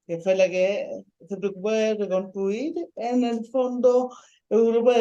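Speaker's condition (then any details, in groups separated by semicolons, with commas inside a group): Ataxic cerebral palsy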